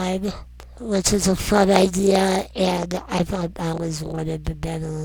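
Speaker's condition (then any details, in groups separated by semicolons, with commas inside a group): Non-progressive muscular dystrophy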